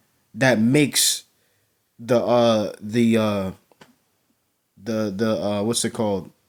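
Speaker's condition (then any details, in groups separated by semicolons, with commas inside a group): No condition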